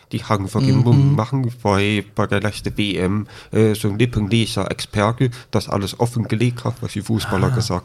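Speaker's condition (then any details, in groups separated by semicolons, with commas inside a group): Deafness with cochlear implant, congenital deafness; hardly spoke before implant, 3-4 years relearning speech and hearing, raised orally, no sign language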